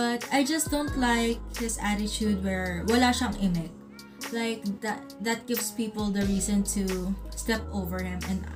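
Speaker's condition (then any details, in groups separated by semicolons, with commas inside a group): No condition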